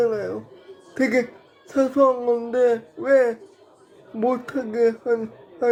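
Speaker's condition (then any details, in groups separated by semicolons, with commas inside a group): Brain lesion disability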